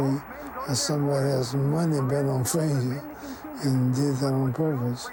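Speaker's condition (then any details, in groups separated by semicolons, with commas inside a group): Parkinson's syndrome; sometimes slurred speech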